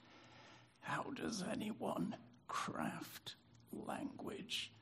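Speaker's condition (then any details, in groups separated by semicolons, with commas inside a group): Spasmodic dysphonia; spasmodic dystonia subtype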